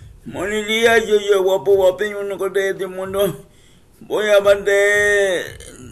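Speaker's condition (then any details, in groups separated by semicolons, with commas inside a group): Cerebral palsy; speech affected by condition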